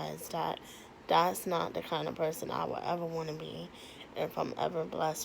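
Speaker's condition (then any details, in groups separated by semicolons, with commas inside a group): Cerebral palsy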